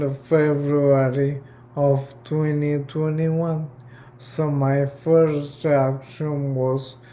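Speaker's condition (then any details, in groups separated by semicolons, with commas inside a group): ALS/MND; nine months since onset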